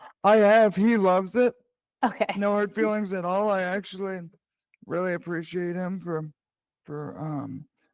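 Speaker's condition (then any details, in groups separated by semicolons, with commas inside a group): Cerebral palsy; present from birth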